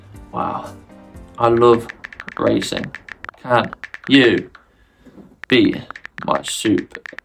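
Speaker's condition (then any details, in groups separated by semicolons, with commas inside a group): No condition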